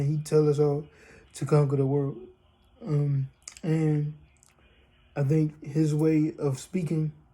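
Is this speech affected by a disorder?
Yes: cerebral palsy.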